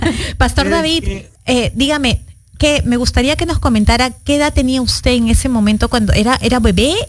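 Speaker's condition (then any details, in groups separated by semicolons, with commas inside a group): No condition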